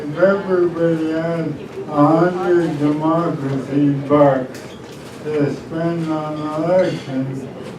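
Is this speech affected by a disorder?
Yes: ALS.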